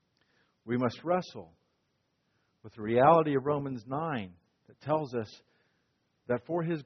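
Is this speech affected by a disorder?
No.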